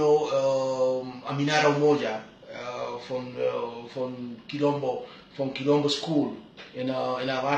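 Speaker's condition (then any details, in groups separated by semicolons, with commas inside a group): No condition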